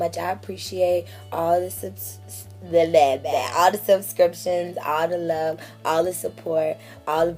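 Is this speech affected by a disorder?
No.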